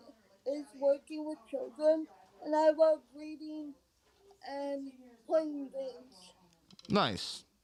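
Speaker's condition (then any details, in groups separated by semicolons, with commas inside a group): Cerebral palsy; caused by infant encephalitis, scoliosis, back surgery, wheelchair user; 23 years, leg cramps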